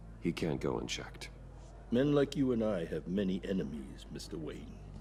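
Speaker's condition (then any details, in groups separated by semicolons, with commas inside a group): No condition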